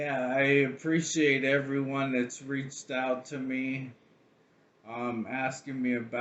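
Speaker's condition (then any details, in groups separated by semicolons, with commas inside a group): ALS; can still talk a little, breathing tests good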